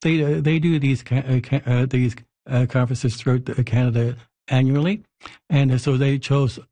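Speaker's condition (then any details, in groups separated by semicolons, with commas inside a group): Stuttering; no cure, spent decades masking stuttering; repetitions, prolongations and blocks while speaking now; repeated sounds, repeated words, prolonged sounds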